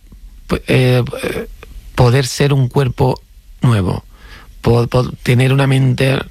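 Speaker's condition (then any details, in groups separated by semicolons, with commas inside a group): Stuttering; stuttering since childhood; mild stuttering; a little stuttering, noticeable during interview; repeated sounds, prolonged sounds, blocks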